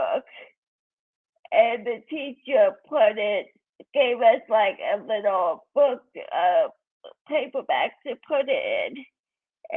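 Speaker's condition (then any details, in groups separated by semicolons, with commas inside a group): Cerebral palsy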